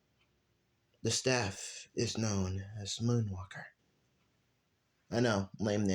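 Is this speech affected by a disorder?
No.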